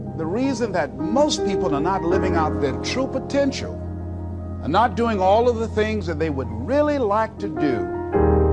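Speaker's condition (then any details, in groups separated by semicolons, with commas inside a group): No condition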